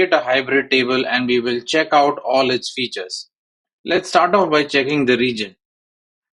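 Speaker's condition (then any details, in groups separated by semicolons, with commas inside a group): No condition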